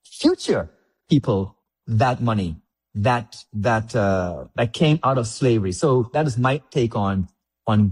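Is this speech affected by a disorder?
Yes: stutter; stutter since childhood, very strong as a child, pranayama breathing learned at 14; stutter persisting, sometimes, managed by slowing breath with pranayama; hard time with certain words and phrases, stumbles when excited, angry or upset; here repeated words, prolonged sounds.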